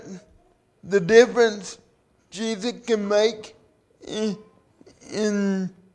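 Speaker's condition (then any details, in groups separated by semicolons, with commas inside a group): Cerebral palsy; from birth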